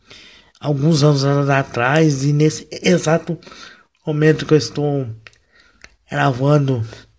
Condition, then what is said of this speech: Cerebral palsy. Que talvez seja um incômodo para você ouvir a minha voz assim.